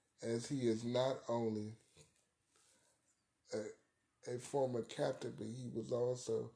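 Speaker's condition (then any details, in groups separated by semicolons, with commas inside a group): Cerebral palsy; arthritis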